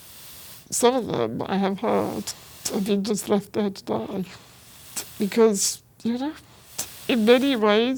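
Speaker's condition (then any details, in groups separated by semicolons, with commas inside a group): Spinal muscular atrophy; present from birth, progressive; ventilator user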